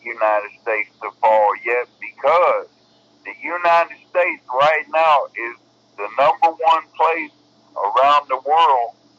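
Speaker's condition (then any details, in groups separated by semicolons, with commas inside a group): Cerebral palsy; bedbound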